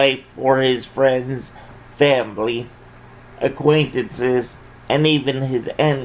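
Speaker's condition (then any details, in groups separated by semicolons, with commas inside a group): Cerebral palsy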